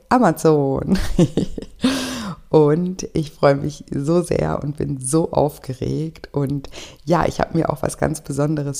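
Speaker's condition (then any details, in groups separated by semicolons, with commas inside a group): No condition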